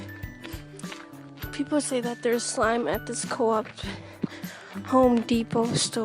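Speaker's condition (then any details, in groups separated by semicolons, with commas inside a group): No condition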